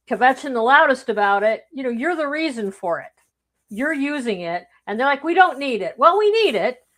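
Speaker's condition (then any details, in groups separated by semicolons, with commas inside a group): No condition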